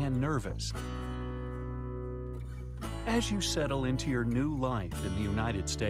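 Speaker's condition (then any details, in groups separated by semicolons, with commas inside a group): No condition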